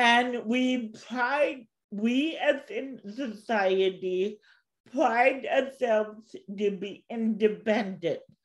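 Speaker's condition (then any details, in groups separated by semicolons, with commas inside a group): Cerebral palsy; since birth, walks with walker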